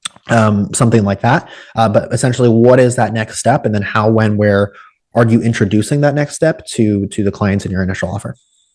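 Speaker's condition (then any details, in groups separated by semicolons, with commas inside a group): No condition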